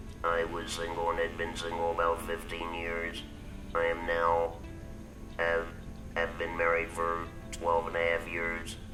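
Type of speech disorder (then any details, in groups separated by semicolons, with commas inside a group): Electrolarynx speech; laryngectomy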